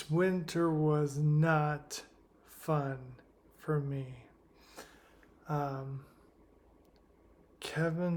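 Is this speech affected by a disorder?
Yes: primary lateral sclerosis.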